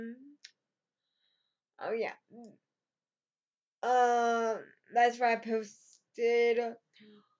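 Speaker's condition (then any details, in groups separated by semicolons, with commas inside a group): Cerebral palsy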